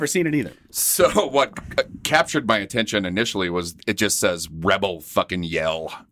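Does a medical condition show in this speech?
No.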